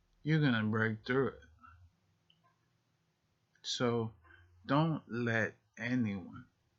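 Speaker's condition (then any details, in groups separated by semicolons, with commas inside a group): Multiple sclerosis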